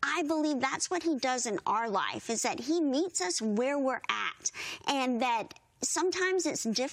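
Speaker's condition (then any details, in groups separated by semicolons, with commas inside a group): Bilateral cleft lip and palate, severe; poor childhood speech, needed interpreters to speak, strong singing voice, not expected to hear or speak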